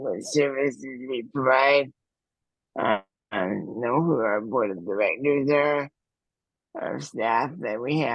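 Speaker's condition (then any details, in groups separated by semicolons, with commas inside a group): Cerebral palsy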